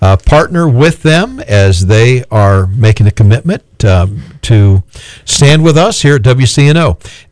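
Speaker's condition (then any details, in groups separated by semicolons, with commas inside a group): No condition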